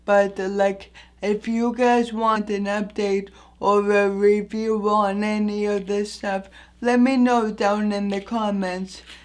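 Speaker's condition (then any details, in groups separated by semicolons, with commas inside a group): Anoxic brain injury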